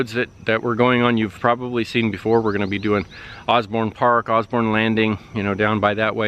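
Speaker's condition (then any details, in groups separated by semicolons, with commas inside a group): No condition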